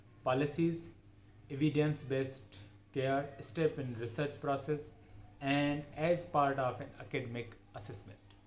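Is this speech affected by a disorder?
No.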